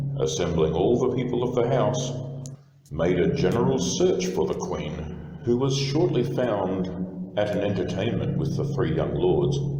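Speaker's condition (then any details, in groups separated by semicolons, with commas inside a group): No condition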